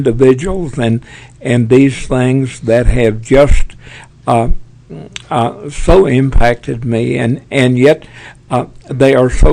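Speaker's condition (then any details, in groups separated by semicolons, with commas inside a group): Parkinson's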